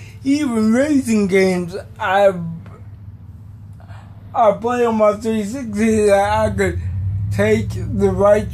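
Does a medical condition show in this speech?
Yes: cerebral palsy; may be hard to understand.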